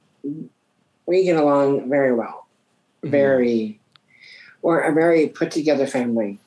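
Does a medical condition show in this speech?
Yes: Down syndrome; from birth.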